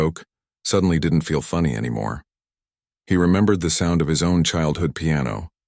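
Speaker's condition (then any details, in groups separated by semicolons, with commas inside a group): No condition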